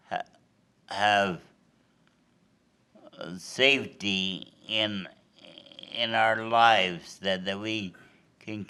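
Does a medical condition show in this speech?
Yes: cerebral palsy.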